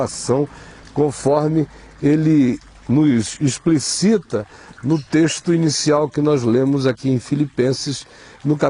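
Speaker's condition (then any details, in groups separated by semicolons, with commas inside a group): No condition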